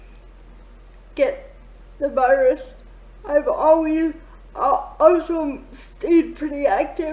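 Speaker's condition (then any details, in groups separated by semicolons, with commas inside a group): Quadriplegic cerebral palsy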